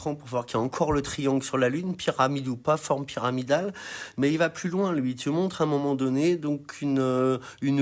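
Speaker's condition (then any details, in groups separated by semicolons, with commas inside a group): No condition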